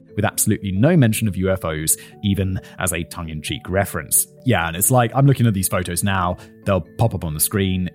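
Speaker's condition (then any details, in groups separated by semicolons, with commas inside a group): No condition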